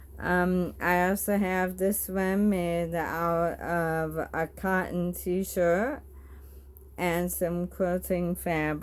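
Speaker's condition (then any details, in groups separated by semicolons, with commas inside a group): Bulbar ALS, bulbar onset; forgets to swallow while talking, saliva sprays, some drooling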